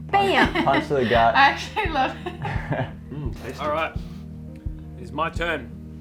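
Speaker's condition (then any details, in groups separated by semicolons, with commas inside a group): No condition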